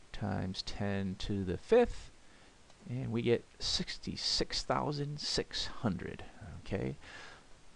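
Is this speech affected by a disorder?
No.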